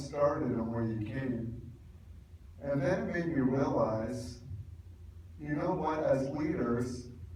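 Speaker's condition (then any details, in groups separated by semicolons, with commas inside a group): Cerebral palsy; could not really talk until age 12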